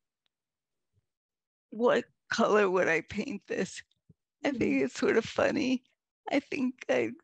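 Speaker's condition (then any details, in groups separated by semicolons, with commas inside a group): Multiple sclerosis; disease now taking voice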